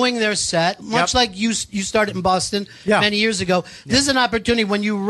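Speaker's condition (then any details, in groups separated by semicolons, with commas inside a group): No condition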